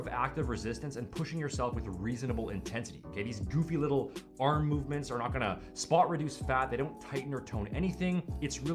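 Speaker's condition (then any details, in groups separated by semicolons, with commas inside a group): No condition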